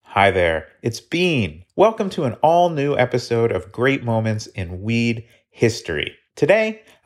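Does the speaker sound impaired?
No.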